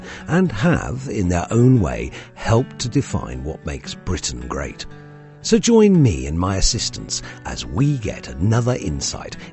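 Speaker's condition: No condition

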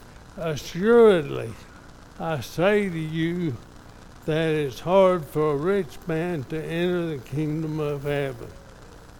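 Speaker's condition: ALS; father died of same disease

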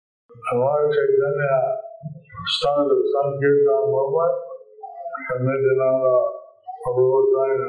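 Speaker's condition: Stroke with facial paralysis; speech hard for some listeners to understand, another person repeats speech for listeners

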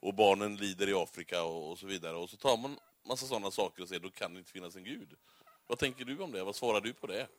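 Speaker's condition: No condition

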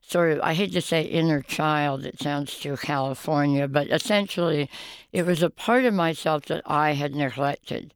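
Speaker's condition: Oral cancer, half tongue removed, partial glossectomy; oral cancer under tongue, recurred as golf-ball tumor, half tongue and part jaw removed, radiation; survivor, about 25 years since diagnosis, failed hip graft, jaw bar loosened and removed

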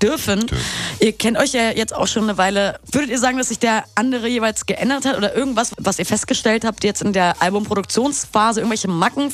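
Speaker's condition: No condition

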